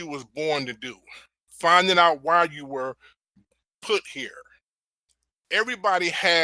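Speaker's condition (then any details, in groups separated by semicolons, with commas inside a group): No condition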